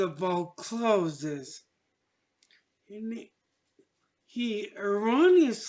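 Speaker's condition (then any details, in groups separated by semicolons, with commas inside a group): Traumatic brain injury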